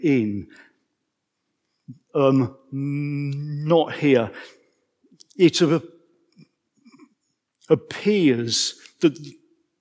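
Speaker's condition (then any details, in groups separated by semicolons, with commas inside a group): Stammer; man aged 55; stammer audible in speech; prolonged sounds, blocks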